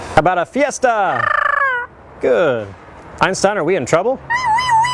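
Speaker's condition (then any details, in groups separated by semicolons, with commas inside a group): No condition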